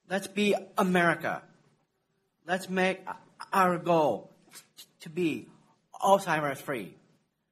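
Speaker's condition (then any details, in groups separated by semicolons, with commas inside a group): Down syndrome; intellectual disability, processes information more slowly; recorded testimony to Congress, played as soundbite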